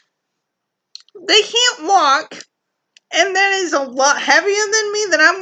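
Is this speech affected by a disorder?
Yes: cerebral palsy.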